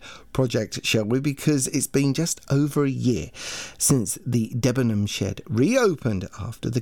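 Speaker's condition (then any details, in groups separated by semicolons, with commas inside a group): No condition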